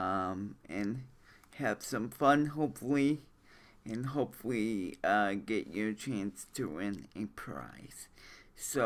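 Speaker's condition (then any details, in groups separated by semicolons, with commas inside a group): Cerebral palsy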